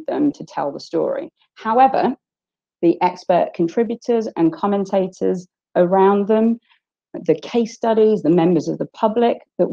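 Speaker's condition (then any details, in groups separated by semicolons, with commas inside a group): No condition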